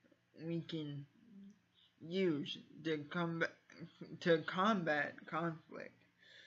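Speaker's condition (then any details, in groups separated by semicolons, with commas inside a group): Cerebral palsy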